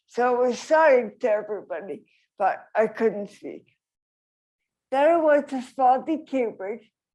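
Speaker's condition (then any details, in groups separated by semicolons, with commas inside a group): Traumatic brain injury; cerebellar, brainstem, cortical involvement, bifacial palsies, vocal paralysis; word-finding difficulty, used iPad, intelligibility improved, slow loud breathing strategy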